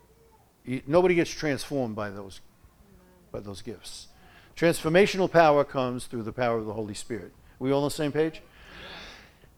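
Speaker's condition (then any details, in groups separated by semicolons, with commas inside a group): No condition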